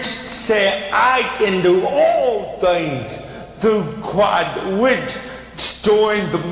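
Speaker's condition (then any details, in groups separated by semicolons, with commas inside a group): Cerebral palsy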